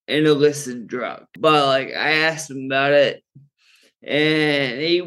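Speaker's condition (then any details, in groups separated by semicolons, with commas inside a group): Friedreich's ataxia; genetic neuromuscular condition from birth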